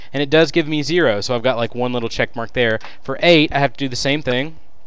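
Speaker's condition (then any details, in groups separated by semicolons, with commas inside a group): No condition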